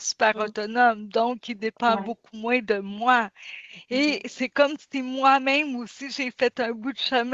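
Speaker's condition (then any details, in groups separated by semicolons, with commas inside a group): Cerebral palsy; since birth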